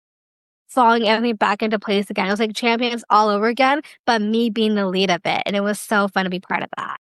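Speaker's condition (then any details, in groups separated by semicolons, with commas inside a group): Down syndrome; duplicate of the 21st chromosome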